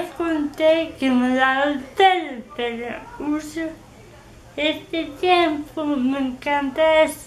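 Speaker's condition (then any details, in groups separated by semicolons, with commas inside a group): Cerebral palsy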